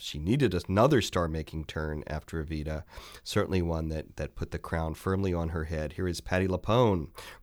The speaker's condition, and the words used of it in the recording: None; typical speech.